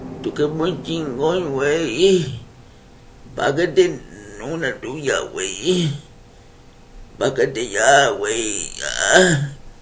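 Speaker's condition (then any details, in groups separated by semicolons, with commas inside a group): Cerebral palsy; uses wheelchair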